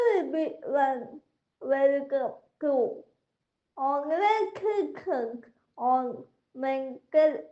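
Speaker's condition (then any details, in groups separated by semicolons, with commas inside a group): Cerebral palsy; from birth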